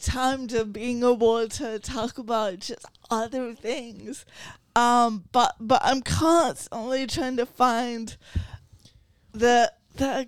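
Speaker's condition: Cerebral palsy

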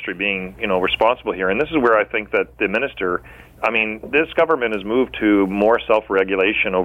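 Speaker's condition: No condition

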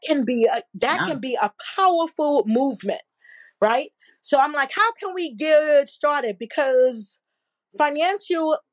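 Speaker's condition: Stuttering; adjusting to it, traumatic brain injury from car accident; repeated sounds, blocks

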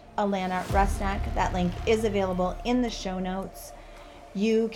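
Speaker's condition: No condition

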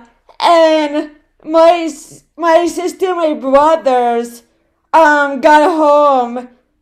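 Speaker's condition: Cerebral palsy, right side

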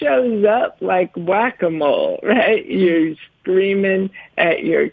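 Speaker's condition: ALS; arms

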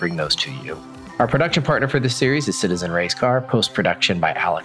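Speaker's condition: No condition

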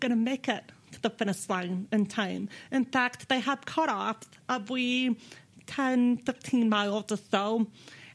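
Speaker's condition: Deafness; speaks with own voice

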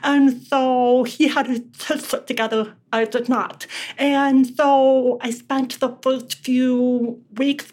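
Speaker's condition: Deafness; relies on lip reading

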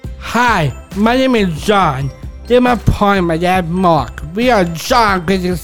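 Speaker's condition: Down syndrome; sleep apnea with loud snoring and sudden breathing stops

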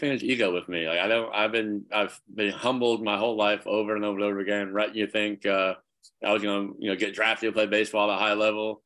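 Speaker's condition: Cleft palate; congenital, severe

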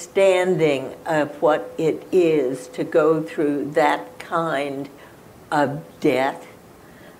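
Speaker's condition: Spasmodic dysphonia

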